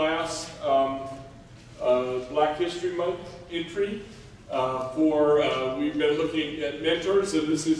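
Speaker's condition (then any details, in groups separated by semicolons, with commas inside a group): No condition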